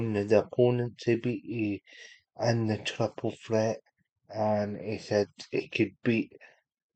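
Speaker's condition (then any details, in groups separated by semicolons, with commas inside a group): Cerebral palsy; unable to walk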